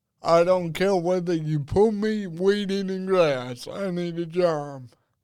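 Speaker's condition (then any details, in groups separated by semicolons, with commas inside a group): Cerebral palsy; diagnosed at about age two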